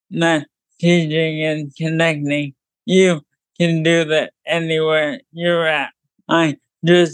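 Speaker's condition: ALS; ALS diagnosed about 9 months ago, motor neurons dying, muscles failing, total paralysis expected; progressed, hard to move arms and fingers, forced to retire at 29 by physical limitations; hard to talk clearly

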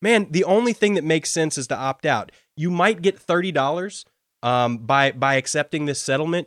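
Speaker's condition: No condition

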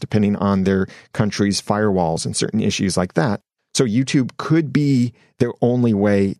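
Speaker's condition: No condition

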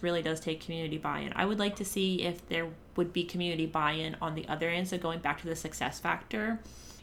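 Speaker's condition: No condition

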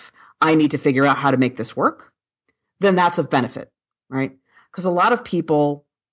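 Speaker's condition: No condition

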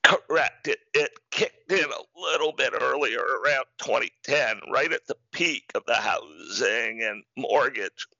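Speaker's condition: Spasmodic dysphonia; considered incurable

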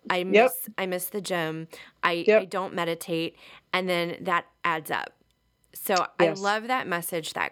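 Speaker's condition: No condition

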